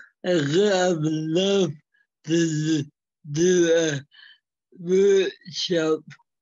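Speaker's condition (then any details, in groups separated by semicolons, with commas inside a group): Cerebral palsy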